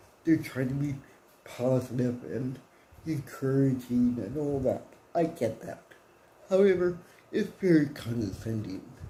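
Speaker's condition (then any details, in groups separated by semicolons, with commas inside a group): Athetoid cerebral palsy; speech, wheelchair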